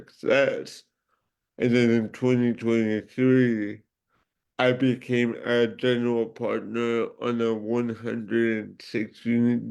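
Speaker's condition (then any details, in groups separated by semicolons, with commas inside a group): Cerebral palsy; from birth; voice sounds different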